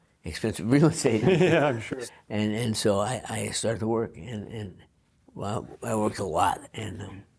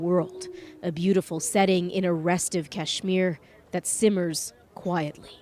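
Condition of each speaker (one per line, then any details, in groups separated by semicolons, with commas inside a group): Parkinson's disease; onset involuntary pinky movement; about 30 years since diagnosis, worsening, shaking, cannot sprint, physiotherapy; quiet speech, listeners lean in
No condition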